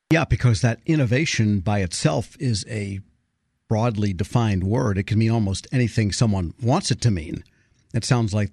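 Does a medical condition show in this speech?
No.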